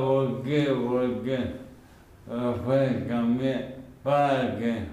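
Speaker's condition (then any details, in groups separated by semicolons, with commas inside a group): Amyotrophic lateral sclerosis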